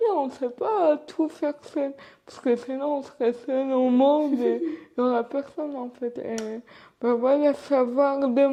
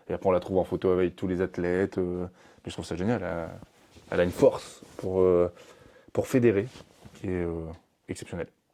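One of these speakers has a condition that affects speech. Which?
The first: cerebral palsy; from birth, uses wheelchair; age 25.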